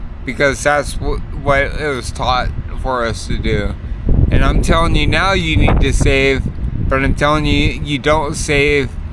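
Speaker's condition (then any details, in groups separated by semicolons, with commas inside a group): Multiple sclerosis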